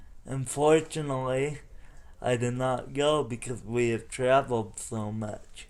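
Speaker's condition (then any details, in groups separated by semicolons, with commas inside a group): Cerebral palsy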